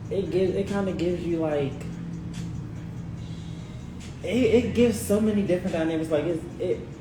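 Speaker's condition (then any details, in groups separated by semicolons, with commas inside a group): No condition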